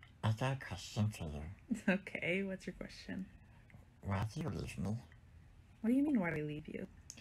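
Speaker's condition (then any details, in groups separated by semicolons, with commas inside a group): No condition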